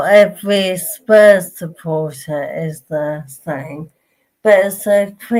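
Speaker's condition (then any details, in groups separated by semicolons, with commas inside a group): Motor neurone disease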